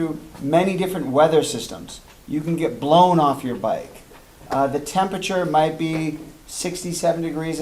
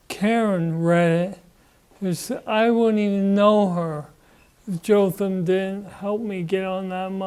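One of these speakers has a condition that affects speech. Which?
The second: Parkinson's disease; young onset at 14, deep brain stimulation implant; symptomatic 48 years, no medication, wheelchair, spasms worse when fatigued.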